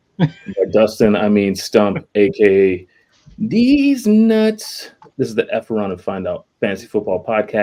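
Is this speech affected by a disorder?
No.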